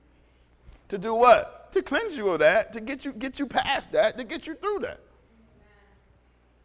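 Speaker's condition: No condition

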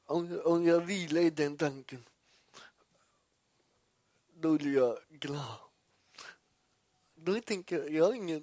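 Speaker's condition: Cerebral palsy; great difficulty saying some words such as stockholm

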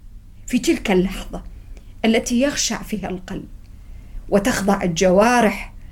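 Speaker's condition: No condition

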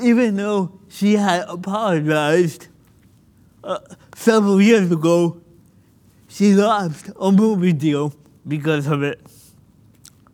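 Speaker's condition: Cerebral palsy; birth oxygen loss

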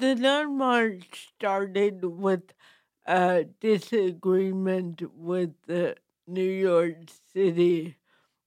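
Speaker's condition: Cerebral palsy with speech impediment

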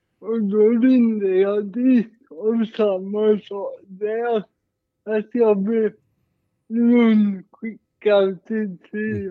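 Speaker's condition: Cerebral palsy, mild

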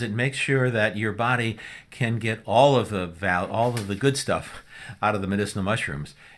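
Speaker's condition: No condition

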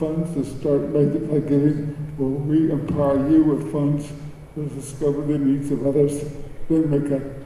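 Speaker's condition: Cerebral palsy; speech

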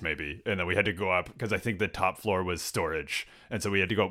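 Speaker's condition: No condition

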